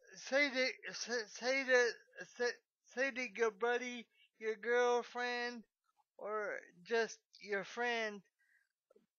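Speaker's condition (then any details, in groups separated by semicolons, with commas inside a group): Cerebral palsy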